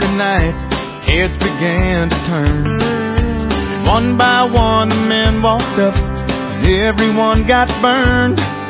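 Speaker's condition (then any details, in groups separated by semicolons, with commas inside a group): No condition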